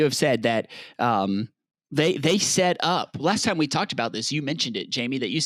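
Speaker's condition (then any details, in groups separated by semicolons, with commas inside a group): No condition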